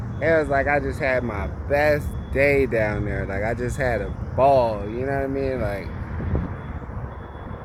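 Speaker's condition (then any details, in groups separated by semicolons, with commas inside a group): No condition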